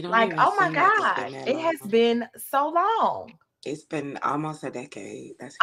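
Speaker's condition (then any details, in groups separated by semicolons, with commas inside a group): No condition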